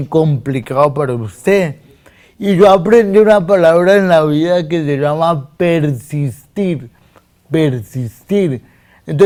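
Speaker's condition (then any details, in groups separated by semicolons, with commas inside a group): Cerebral palsy; difficulty speaking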